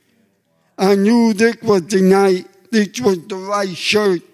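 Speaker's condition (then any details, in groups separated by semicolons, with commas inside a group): Deafness; deaf since childhood, educated in oral program, discouraged from sign language, later learned sign; comfortable speaking and using own voice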